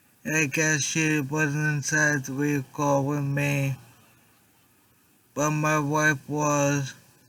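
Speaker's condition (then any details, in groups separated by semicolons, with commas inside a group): Traumatic brain injury; car accident; was in coma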